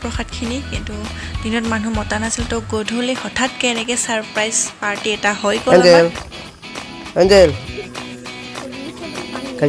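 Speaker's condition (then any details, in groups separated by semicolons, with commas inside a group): No condition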